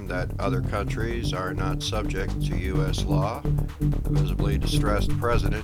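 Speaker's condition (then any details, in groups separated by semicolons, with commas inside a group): No condition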